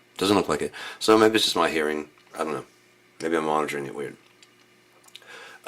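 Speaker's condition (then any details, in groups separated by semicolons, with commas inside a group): No condition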